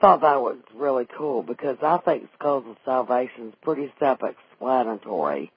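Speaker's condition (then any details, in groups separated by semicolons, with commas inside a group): Vocal cord paralysis after stroke, unilateral vocal fold paralysis; can no longer sing since vocal cord paralysis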